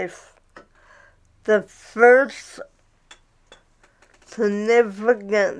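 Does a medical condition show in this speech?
Yes: cerebral palsy.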